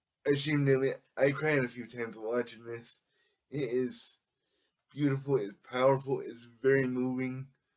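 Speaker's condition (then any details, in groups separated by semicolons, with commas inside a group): Cerebral palsy; affects all muscles; able to speak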